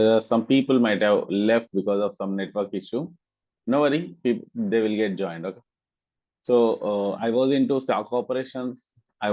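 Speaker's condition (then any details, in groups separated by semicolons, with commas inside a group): No condition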